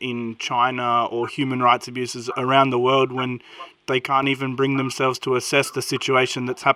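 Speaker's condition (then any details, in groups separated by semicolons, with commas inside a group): No condition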